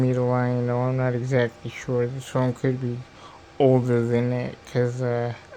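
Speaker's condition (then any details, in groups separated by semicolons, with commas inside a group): Cerebral palsy; diplegia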